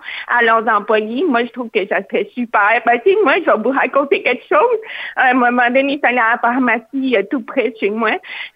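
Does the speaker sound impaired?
Yes: hearing loss, cochlear implant; hard of hearing, cochlear implant surgery at age four.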